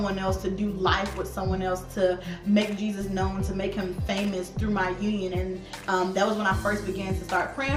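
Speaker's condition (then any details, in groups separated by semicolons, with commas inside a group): No condition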